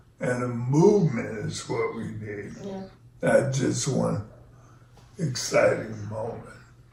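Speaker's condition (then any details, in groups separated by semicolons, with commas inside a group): ALS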